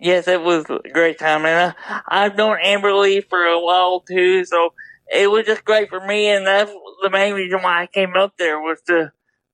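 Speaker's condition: Double hemiplegia cerebral palsy

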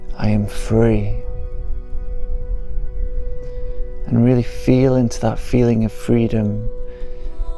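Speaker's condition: No condition

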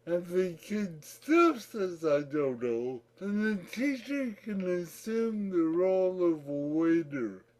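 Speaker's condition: Cerebral palsy; speech therapy in childhood, distinctive voice, imitated by friend Fred

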